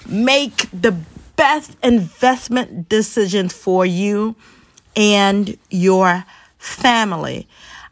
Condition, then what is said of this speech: Stuttering. You know, I stutter, so it's okay.